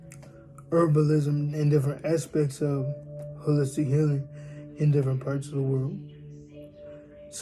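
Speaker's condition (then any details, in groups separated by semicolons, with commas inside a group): Cerebral palsy; from birth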